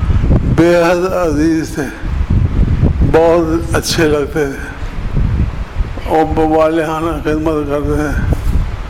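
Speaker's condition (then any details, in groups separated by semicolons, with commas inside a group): Difficulty speaking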